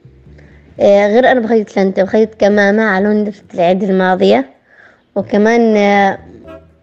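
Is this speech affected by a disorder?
Yes: Down syndrome; present from birth, born premature, heart stopped at birth, on devices and breathing machine as newborn; 23 years old.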